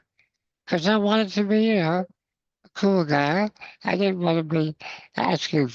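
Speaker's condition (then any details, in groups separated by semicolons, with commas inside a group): Spinal muscular atrophy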